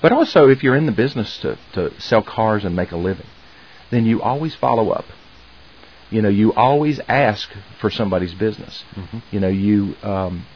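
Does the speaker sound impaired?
No.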